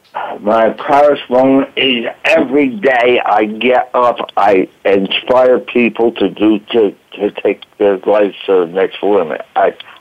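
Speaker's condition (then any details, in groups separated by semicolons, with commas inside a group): Voice box damage from tracheostomy; about 35 years since injury, past therapy and psychiatrists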